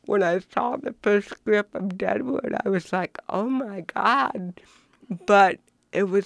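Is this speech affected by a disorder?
Yes: cerebral palsy; affects way of talking.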